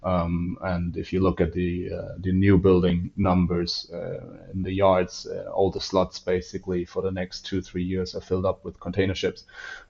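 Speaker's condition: No condition

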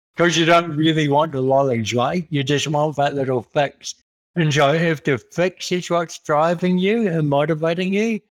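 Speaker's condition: Cerebral palsy; speech sounds atypical all the time, talking described as a challenge

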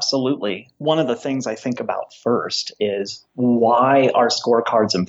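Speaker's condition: No condition

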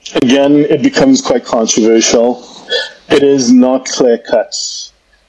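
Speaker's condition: No condition

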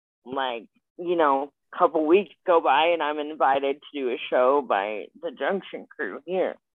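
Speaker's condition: Spastic quadriplegic cerebral palsy; age 27

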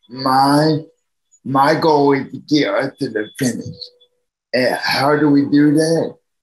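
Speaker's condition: Cerebral palsy; needs help from others

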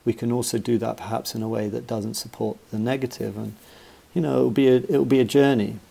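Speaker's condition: No condition

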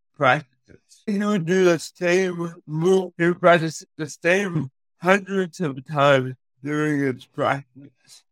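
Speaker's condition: Cerebral palsy; affects speech

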